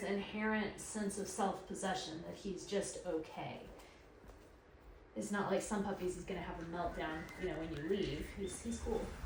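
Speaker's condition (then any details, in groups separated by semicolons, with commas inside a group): No condition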